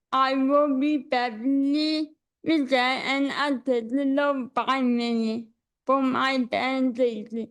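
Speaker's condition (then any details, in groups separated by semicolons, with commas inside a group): Cerebral palsy; speech affected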